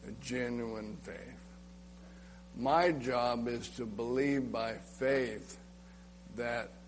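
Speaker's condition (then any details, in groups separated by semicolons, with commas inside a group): ALS; muscles quickly stopping working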